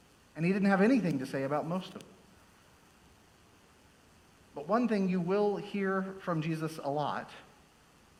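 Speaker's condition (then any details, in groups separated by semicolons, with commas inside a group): No condition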